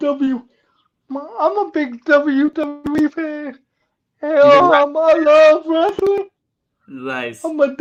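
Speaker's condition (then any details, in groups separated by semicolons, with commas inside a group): Cerebral palsy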